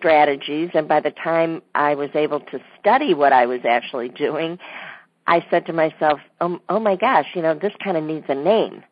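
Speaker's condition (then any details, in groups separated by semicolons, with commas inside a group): Cleft lip and palate; congenital, not fully corrected by plastic surgery in early childhood, visible mouth and nose difference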